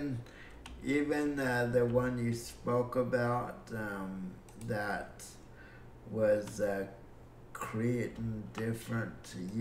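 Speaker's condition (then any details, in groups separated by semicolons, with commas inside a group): Cerebral palsy; breathing fine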